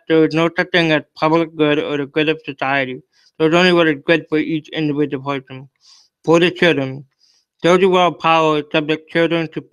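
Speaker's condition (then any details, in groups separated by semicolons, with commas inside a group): Cerebral palsy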